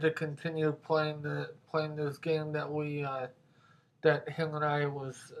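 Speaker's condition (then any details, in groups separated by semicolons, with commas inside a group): Mobius syndrome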